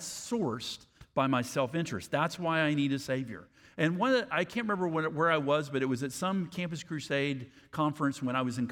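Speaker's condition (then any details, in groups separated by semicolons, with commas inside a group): No condition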